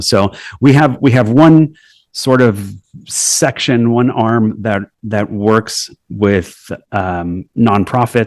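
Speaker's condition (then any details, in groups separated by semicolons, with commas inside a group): No condition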